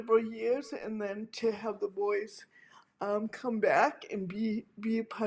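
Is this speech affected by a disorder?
Yes: cerebral palsy; affects hands and speech; speech affected, describes talking funny.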